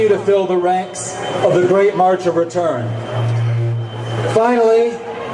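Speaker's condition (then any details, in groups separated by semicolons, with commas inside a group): No condition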